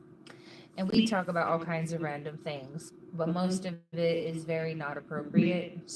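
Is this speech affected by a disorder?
No.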